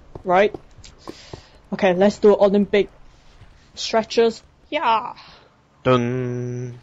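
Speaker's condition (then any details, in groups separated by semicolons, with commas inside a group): No condition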